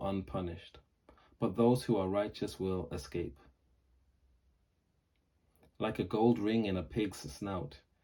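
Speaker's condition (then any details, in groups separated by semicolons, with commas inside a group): No condition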